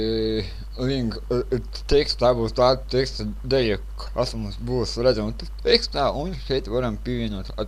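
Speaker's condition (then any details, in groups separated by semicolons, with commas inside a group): Cerebral palsy; since birth; speech not very clear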